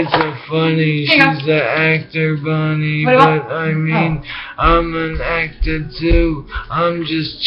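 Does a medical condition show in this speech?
Yes: brain injury.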